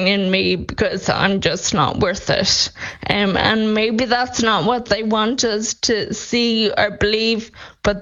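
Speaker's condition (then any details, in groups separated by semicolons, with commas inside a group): Friedreich's ataxia; synthetic voice app on phone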